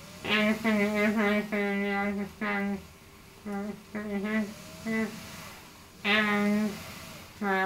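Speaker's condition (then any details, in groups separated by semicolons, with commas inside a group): Facioscapulohumeral muscular dystrophy; tracheostomy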